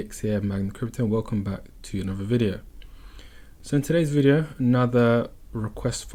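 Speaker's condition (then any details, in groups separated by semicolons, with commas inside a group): No condition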